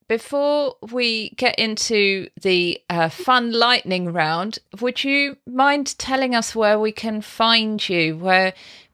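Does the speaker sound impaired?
No.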